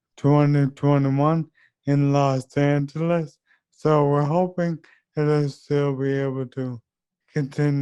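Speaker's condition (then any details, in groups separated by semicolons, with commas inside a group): ALS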